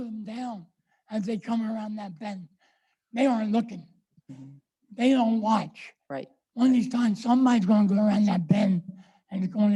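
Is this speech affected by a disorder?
Yes: ALS; power chair user; recently diagnosed.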